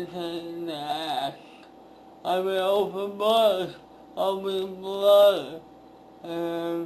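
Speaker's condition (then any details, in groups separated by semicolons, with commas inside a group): Speech impairment after birth surgery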